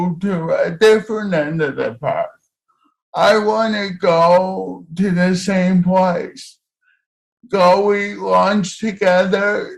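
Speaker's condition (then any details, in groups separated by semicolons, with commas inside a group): Cerebral palsy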